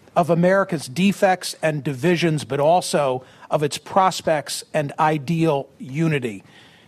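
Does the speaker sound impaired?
No.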